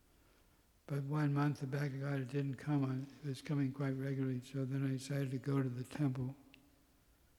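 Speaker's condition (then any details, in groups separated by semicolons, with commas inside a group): Parkinson's; tremor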